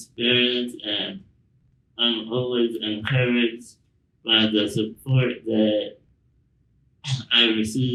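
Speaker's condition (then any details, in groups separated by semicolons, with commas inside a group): Spinal muscular atrophy; since birth, genetic, progressive muscle weakness; two disease-modifying medications, stable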